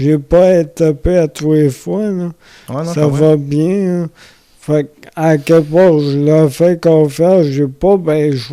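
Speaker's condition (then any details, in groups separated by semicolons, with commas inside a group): Amyotrophic lateral sclerosis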